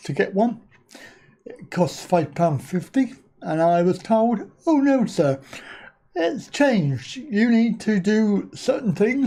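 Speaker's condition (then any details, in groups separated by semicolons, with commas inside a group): Cerebral palsy; back surgery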